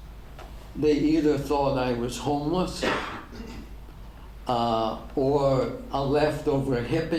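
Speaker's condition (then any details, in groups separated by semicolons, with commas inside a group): ALS; degenerative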